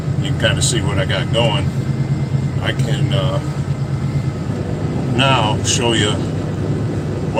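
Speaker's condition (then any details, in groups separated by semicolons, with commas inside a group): No condition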